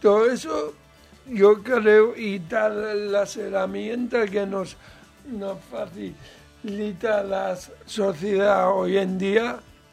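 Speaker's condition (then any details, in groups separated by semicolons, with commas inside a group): Cerebral palsy; mild, lesser degree of disability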